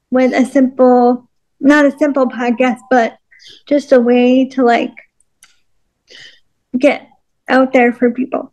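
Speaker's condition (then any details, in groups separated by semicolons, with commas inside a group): Cerebral palsy and multiple sclerosis; lifelong cerebral palsy, multiple sclerosis second, extreme stiffness; in 40s, multiple sclerosis diagnosed about a year ago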